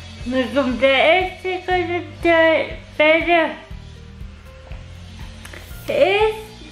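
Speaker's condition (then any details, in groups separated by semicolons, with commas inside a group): Cerebral palsy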